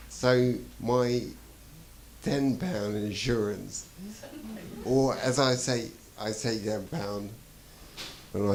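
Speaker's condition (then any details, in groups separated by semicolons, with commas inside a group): Traumatic brain injury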